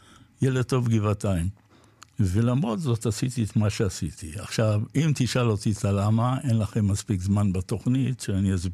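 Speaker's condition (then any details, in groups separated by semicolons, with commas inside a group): Parkinson's disease; recently diagnosed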